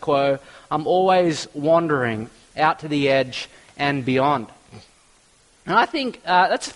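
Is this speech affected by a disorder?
No.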